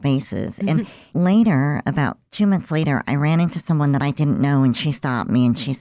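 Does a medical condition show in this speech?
Yes: cleft lip and palate; congenital, present since birth, about 50-some years ago.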